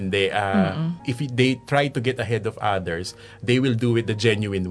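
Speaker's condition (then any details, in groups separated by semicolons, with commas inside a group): No condition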